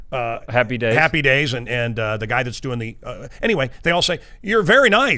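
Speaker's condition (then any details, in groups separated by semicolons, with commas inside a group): No condition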